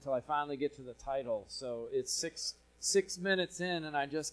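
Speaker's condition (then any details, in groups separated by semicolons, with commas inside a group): No condition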